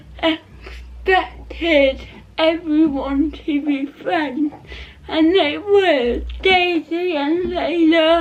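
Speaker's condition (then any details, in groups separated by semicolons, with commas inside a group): Cerebral palsy; speech affected, may be hard to understand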